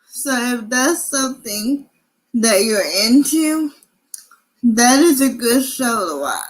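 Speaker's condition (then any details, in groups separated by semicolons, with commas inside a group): Cerebral palsy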